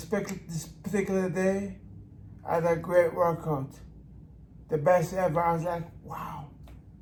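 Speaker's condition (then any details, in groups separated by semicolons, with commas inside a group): Brain injury; in brain injury rehab facility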